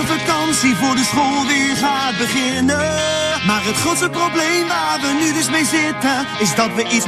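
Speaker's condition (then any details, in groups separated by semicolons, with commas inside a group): No condition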